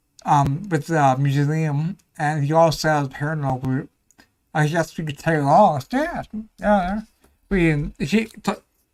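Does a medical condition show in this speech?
Yes: ataxia; may slur speech, may sound drunk.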